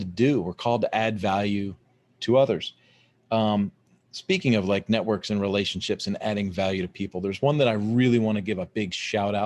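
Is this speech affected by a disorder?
No.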